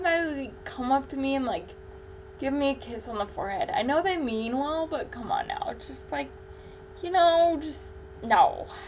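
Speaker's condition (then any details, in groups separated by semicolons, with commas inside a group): Cerebral palsy; able to talk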